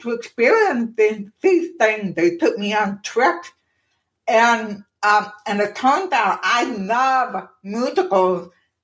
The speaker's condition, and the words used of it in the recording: Deafness. I have an accent. I know a deaf accent, but she doesn't have one because she apparently did hardcore more speech therapy than I did.